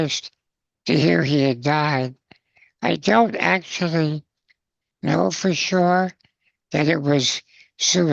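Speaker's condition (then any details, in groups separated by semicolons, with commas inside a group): Spinal muscular atrophy, congenital; progressive, mini tracheostomy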